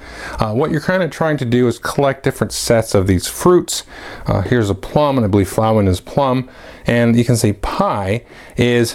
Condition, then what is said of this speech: None; typical speech.